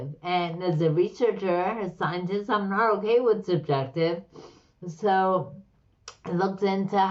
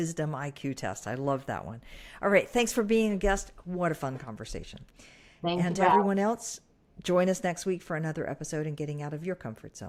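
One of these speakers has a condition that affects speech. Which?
The first: slurred speech; brain condition, weakness, stroke-like.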